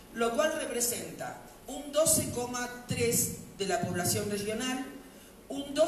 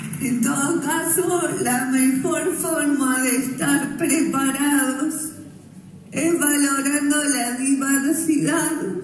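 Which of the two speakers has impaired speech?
The second: cerebral palsy; respiratory arrest at birth; speech affected by condition.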